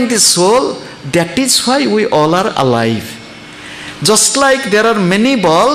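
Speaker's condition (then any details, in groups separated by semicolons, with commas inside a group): No condition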